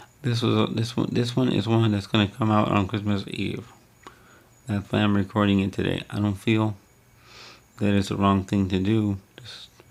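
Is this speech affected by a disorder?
Yes: cerebral palsy; wheelchair user.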